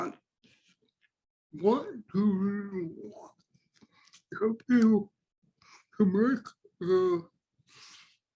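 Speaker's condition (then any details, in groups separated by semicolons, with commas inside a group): Vocal dystonia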